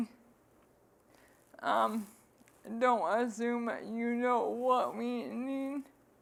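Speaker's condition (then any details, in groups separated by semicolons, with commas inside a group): ALS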